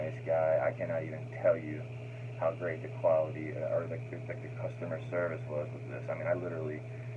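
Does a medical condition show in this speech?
No.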